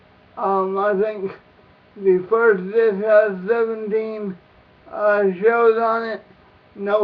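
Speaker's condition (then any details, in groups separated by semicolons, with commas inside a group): Cerebral palsy; caused by birth injury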